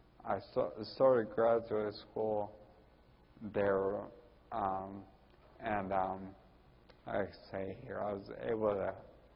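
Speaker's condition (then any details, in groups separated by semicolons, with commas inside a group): Ataxia; Friedreich's ataxia, scoliosis, spinal rod surgery; unbalanced walking, diagnosed years after symptom onset; speech typical of the condition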